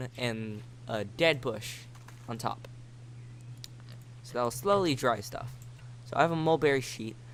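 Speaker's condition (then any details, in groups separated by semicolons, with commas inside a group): No condition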